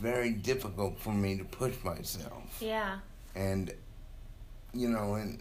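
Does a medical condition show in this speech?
Yes: cerebral palsy; difficulty self-propelling manual wheelchair.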